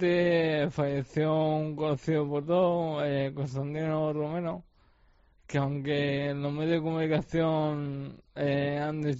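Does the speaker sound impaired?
Yes: ALS; degenerative muscle disease, first sign was shoulder pain while practicing judo at his club; facial and mouth muscles affected; speaking somewhat difficult.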